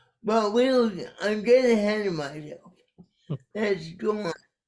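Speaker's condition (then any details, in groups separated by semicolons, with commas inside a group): Cerebral palsy; caused by brainstem aneurysm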